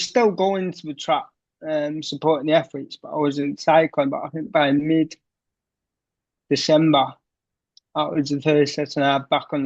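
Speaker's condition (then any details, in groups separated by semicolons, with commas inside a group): Cerebral palsy; wheelchair since age six, childhood surgery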